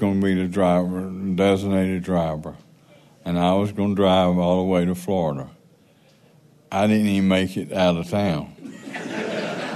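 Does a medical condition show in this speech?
Yes: Parkinson's.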